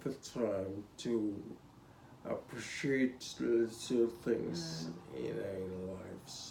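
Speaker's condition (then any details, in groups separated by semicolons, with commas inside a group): Spinocerebellar ataxia (sca7)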